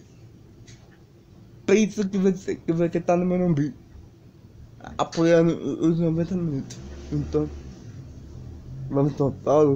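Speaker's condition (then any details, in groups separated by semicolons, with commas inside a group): Cerebral palsy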